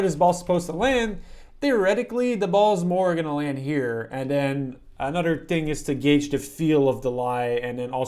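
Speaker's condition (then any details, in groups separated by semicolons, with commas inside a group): No condition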